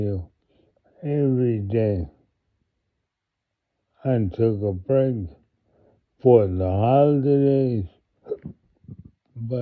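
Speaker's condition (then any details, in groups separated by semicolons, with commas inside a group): Multiple sclerosis; affects left side and voice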